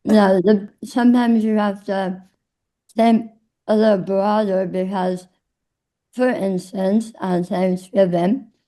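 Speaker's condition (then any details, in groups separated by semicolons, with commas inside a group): Tongue cancer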